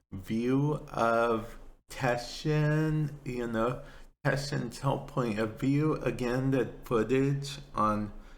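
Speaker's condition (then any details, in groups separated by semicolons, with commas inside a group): Cerebral palsy; affects speech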